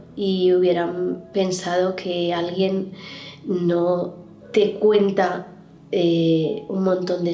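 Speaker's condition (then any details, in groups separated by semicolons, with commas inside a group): No condition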